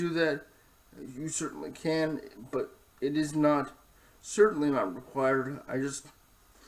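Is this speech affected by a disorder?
Yes: cerebral palsy, spastic diplegia.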